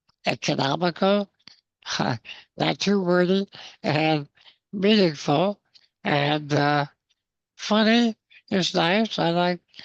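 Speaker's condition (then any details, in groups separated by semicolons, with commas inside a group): Spinal muscular atrophy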